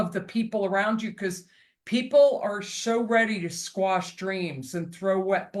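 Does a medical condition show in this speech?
No.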